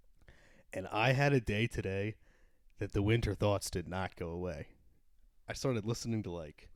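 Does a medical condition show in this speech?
No.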